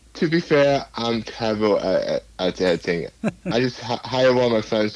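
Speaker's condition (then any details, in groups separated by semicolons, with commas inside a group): Cerebral palsy; hard for others to understand at first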